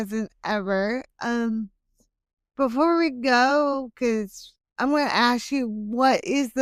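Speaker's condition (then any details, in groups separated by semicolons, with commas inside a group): Hemiplegic cerebral palsy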